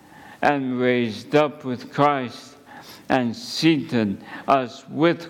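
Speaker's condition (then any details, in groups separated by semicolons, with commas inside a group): ALS; at least a couple of months since diagnosis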